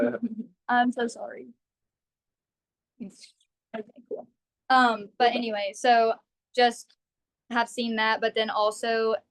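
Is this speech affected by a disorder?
No.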